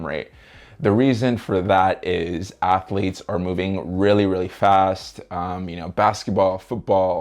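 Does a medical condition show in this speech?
No.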